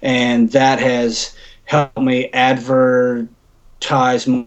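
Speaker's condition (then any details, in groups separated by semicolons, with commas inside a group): Stuttering; covert stuttering, hidden for years, struggled with speech since early years; went back to speech therapy as adult, now open about stuttering, National Stuttering Association member since 2006; stuttered badly when nervous or anxious, sometimes only mild, avoided speaking roles, chose behind-camera work; prolonged sounds, blocks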